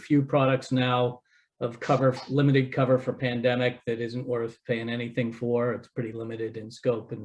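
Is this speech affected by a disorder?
No.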